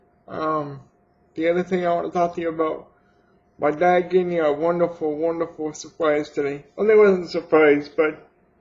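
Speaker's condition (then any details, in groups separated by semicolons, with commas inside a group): Cerebral palsy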